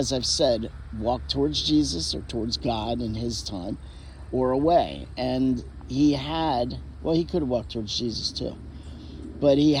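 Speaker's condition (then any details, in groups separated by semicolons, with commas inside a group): No condition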